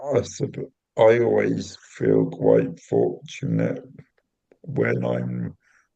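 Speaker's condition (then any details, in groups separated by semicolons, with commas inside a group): Cerebral palsy; intrathecal baclofen pump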